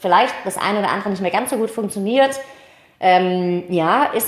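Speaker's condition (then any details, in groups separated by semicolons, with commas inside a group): Cleft palate, mild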